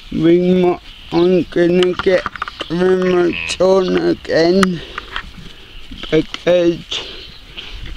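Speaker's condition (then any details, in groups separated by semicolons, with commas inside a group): Cerebral palsy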